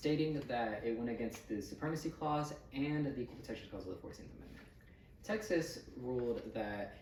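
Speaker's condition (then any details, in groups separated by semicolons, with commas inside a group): No condition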